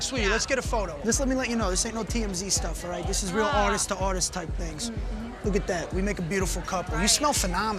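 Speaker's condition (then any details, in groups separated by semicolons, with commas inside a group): No condition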